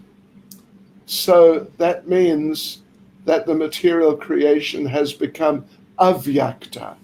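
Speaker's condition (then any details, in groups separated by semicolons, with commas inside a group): No condition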